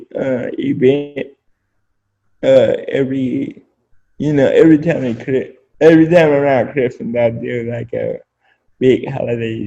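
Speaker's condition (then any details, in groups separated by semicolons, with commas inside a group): Spastic quadriplegic cerebral palsy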